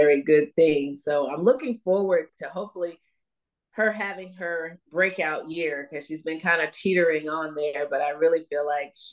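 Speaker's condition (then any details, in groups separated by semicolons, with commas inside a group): No condition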